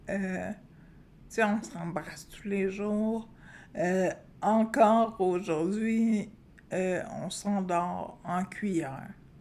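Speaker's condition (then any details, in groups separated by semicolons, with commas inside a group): Friedreich's ataxia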